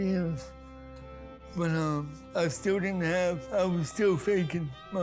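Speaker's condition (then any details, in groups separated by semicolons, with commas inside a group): Cerebral palsy; present since birth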